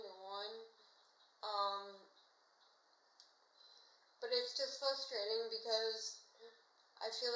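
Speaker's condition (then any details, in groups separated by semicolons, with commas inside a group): Cerebral palsy, dystonic hemiplegia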